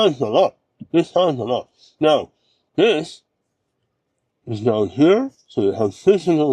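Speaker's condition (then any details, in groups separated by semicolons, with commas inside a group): Mouth cancer surgery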